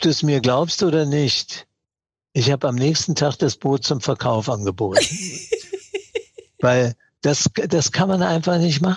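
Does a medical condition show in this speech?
Yes: Parkinson's disease; diagnosed at age 75, years of trembling before diagnosis, once put down to stage fright; milder course than severe cases.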